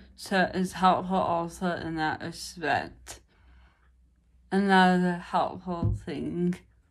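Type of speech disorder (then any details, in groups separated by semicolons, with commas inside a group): Dysarthria; dysarthria after illness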